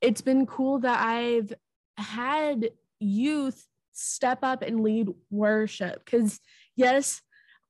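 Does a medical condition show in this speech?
Yes: stuttering; stuttering with blocks, slowly accepting stutter; sees therapist; gets stuck, word and part-word repetitions, saying own name still hard; here blocks.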